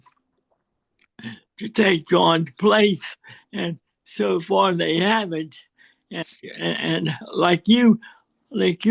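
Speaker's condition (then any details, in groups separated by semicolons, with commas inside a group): Cerebral palsy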